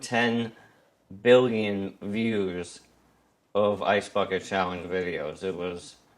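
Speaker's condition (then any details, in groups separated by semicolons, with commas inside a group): ALS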